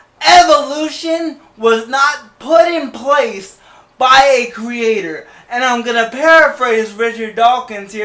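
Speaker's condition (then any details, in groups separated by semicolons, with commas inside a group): Cerebral palsy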